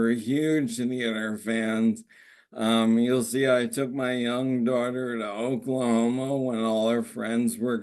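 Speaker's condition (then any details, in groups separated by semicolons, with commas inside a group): ALS; normal a year ago, no longer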